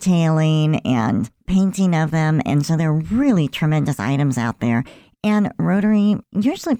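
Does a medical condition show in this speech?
Yes: cleft lip and palate; present since birth.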